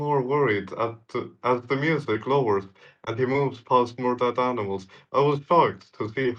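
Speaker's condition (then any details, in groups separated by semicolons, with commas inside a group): No condition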